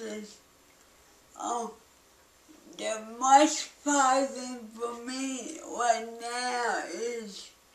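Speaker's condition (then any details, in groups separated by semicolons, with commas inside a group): Cerebral palsy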